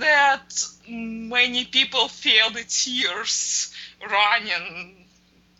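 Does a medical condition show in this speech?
Yes: stuttering; recently attained a great deal of fluency; still stutters, talks fluently in many situations; here prolonged sounds, blocks.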